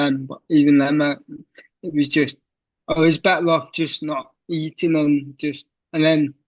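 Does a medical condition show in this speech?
Yes: cerebral palsy.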